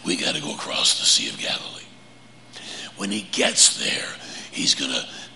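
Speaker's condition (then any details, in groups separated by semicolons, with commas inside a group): Laryngeal cancer; vocal cord cancer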